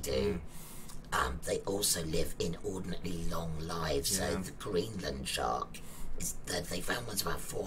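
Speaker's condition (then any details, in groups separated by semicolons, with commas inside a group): Laryngectomy; laryngectomy for thyroid cancer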